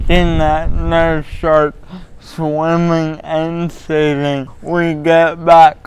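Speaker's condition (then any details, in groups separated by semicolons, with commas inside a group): Cerebral palsy; voice often not understood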